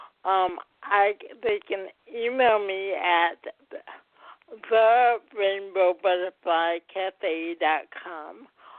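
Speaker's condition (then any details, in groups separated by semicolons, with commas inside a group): Cerebral palsy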